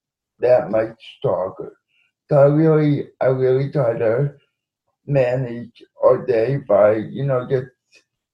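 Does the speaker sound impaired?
Yes: cerebral palsy, quadriplegic.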